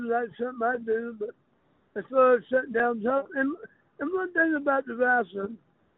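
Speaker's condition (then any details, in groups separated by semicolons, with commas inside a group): Throat cancer; voice box kept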